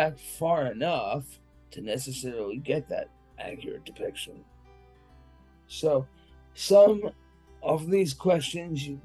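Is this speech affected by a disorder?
Yes: cerebral palsy.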